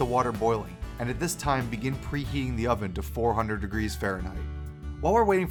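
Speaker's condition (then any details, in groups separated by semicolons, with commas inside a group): No condition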